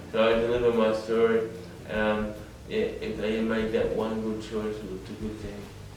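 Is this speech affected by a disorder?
Yes: brain injury; acquired, fall from height.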